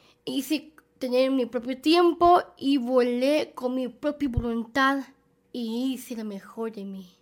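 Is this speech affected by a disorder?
Yes: Down syndrome; present from birth.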